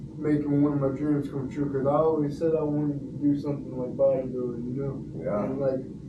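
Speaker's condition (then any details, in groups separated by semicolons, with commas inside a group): Cerebral palsy; from birth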